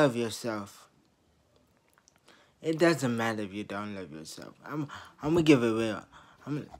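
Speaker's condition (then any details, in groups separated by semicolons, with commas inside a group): Traumatic brain injury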